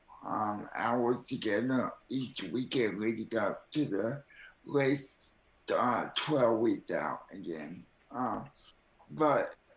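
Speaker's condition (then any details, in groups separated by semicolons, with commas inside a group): Cerebral palsy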